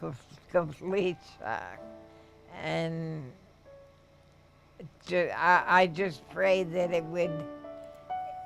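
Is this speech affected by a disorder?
Yes: Parkinson's disease; developed after earlier mental illness.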